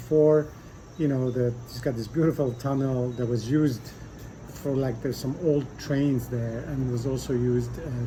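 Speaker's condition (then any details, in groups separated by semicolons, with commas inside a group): No condition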